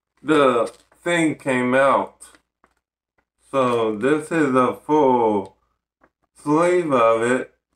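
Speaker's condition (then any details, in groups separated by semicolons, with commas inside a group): Ataxic cerebral palsy; ataxic type, present from birth, no longer uses crutches; muffled or distorted voice, hard to speak clearly, had speech therapy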